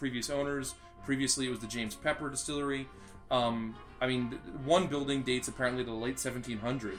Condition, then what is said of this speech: No condition.